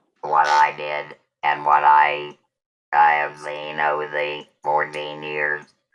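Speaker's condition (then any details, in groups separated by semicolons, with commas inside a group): Total laryngectomy; no voice after surgery, later regained voice, limited loudness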